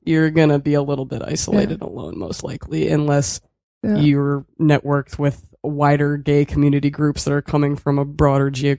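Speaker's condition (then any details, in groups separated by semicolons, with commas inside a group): No condition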